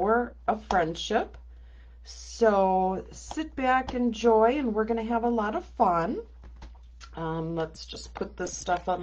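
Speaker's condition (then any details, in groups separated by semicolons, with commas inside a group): No condition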